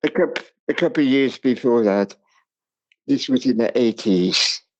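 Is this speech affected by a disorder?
Yes: cerebral palsy; speech impairment.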